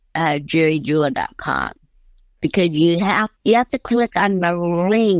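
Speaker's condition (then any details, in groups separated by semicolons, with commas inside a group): Cerebral palsy; since early childhood; Botox treatment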